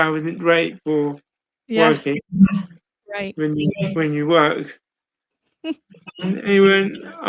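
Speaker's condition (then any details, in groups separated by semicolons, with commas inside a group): Cerebral palsy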